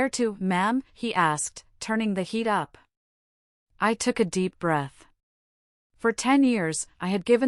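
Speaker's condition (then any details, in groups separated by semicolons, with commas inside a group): No condition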